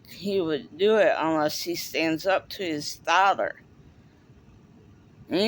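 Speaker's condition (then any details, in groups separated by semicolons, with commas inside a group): Cerebral palsy; speaks differently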